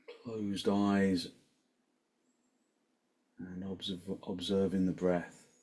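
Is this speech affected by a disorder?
No.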